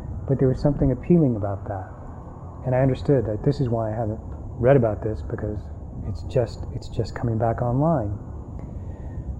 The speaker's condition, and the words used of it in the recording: No condition.